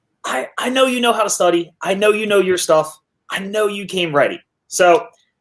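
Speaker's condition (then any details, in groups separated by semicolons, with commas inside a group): No condition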